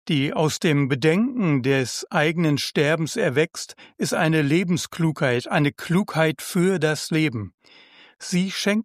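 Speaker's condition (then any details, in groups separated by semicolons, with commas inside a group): No condition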